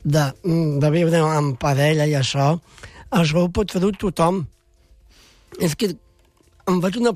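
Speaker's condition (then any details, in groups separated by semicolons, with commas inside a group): Down syndrome; congenital, present from birth, extra chromosome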